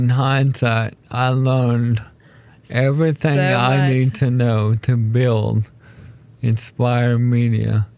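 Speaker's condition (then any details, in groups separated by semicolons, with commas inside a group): ALS; diagnosed almost 4 years ago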